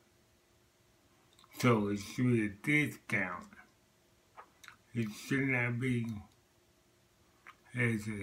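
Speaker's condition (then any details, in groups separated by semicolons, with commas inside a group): Multiple sclerosis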